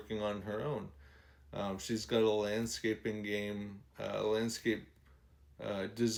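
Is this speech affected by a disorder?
Yes: ALS.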